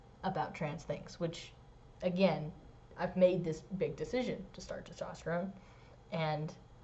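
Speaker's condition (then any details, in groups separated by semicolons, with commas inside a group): No condition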